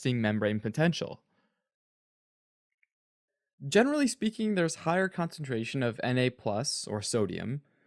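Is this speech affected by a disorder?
No.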